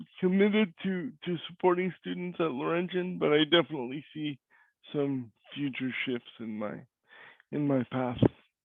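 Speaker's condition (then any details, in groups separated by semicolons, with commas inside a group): Cerebral palsy; cannot walk; voice is different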